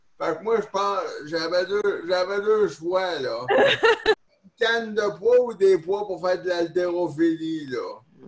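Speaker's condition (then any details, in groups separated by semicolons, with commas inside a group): Neonatal cerebral palsy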